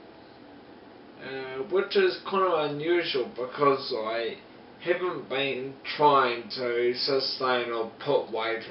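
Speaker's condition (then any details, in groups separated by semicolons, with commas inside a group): Multiple sclerosis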